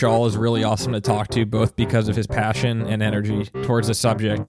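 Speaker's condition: No condition

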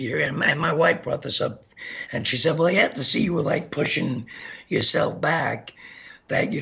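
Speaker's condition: Gunshot injury to voice box; hit spine

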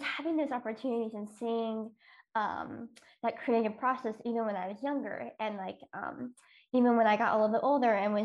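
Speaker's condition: Cleft lip and palate

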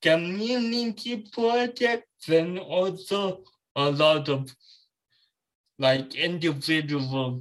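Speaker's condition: Cerebral palsy

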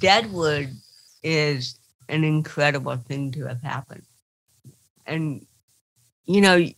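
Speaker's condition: Cerebral palsy; titanium neck limiting looking up

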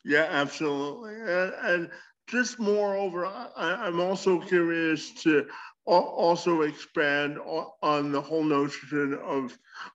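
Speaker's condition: Cerebral palsy; spastic quadriplegic

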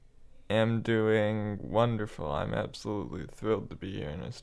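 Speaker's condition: Cerebral palsy, spastic quadriplegia

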